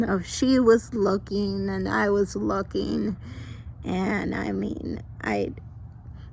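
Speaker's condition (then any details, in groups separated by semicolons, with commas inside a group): Mild cerebral palsy; mild form from birth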